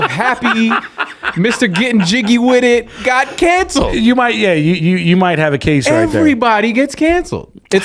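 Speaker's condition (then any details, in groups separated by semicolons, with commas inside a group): No condition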